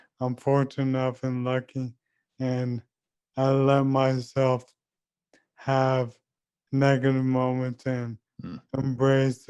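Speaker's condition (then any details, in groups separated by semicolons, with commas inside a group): ALS; leg onset, speech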